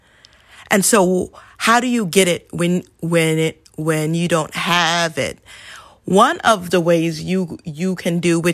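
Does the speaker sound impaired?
Yes: stuttering; traumatic brain injury causing word-finding difficulty; stumbles on some words, amount varies, word comes eventually, forgets words when distracted or overly tired; here repeated sounds, repeated words.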